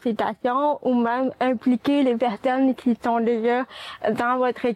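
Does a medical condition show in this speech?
Yes: cerebral palsy; four limbs affected, no manual dexterity, hearing problem, hearing aids both ears since age six months; needs help with daily tasks, needs accompaniment at work; speech and language disorder caused by cerebral palsy.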